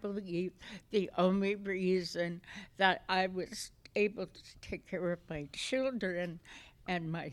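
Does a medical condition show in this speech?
Yes: essential tremor; may be hard to understand.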